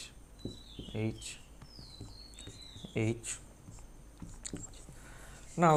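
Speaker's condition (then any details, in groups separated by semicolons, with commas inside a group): No condition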